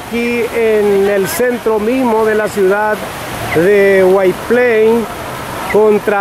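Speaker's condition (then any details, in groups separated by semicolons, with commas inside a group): No condition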